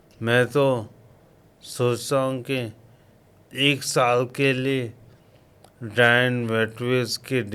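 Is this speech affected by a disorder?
Yes: coma after road accident.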